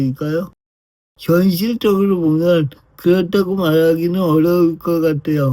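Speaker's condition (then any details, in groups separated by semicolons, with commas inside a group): Brain lesion disability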